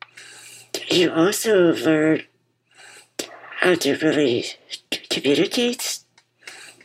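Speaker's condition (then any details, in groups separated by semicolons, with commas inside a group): Muscular dystrophy; congenital form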